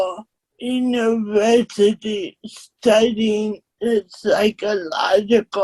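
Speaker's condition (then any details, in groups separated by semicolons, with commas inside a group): Cerebral palsy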